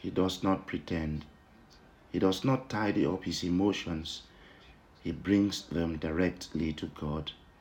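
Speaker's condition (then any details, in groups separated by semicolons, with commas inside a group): No condition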